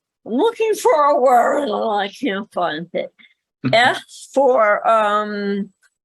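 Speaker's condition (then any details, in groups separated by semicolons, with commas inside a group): Cerebral palsy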